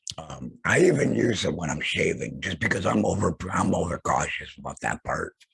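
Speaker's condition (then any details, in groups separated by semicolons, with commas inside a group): Laryngectomy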